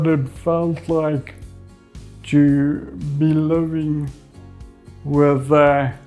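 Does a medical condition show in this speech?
Yes: Friedreich's ataxia; spasticity.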